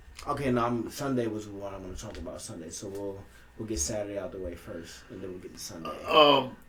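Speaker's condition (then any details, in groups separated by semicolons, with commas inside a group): No condition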